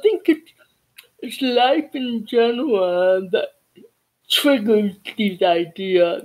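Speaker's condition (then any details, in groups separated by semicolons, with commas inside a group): Cerebral palsy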